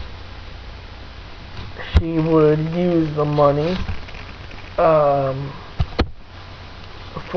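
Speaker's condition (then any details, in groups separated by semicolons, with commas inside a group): Cerebral palsy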